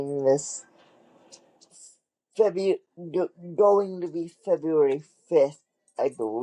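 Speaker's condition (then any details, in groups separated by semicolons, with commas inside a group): Cerebral palsy; wheelchair user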